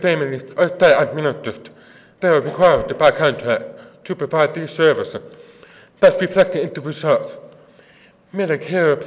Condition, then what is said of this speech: Deafness. I realize I have an accent.